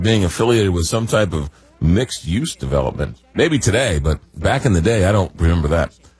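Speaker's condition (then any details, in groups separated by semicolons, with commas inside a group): No condition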